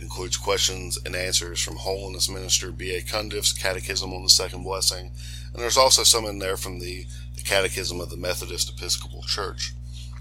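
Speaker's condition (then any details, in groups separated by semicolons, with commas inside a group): No condition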